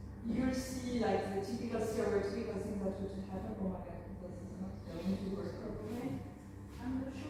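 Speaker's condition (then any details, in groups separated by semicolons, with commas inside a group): No condition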